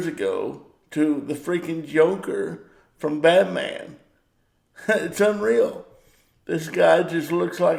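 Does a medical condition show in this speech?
Yes: cerebral palsy; power wheelchair.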